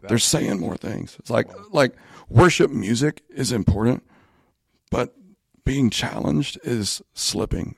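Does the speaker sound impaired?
Yes: spasmodic dysphonia; in speech therapy with doctors, band crowns off for medical year; voice issue, asks listeners to excuse voice.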